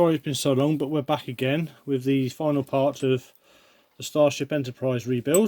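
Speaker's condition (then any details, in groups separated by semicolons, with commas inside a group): No condition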